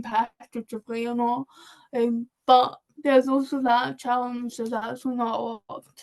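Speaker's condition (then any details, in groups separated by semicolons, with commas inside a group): Cerebral palsy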